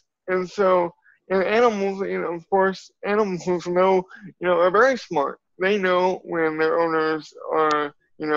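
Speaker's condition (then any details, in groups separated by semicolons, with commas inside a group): Cerebral palsy; from birth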